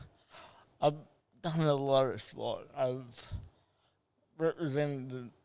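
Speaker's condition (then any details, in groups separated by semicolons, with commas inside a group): Cerebral palsy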